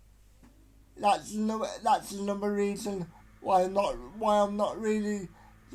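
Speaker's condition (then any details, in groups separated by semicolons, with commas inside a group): Cerebral palsy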